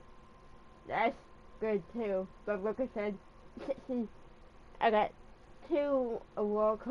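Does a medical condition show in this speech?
Yes: cerebral palsy.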